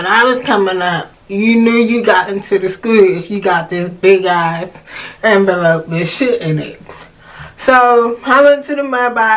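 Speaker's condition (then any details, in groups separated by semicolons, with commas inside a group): Cerebral palsy; hard of hearing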